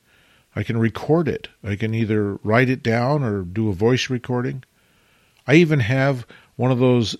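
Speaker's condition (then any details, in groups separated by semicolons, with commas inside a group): No condition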